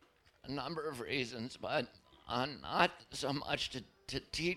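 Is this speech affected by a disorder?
Yes: spasmodic dystonia; onset at age 42.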